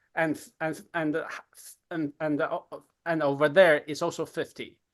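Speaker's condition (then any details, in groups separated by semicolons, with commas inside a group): No condition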